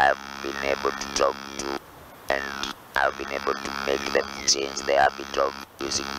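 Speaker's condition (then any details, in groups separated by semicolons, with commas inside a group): Laryngectomy for larynx cancer; cancer survivor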